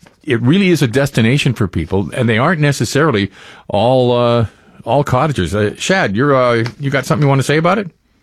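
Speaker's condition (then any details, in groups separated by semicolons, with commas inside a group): No condition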